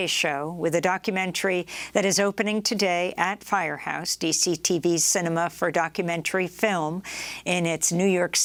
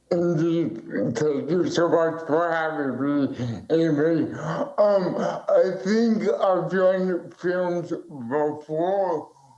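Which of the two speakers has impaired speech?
The second: cerebral palsy.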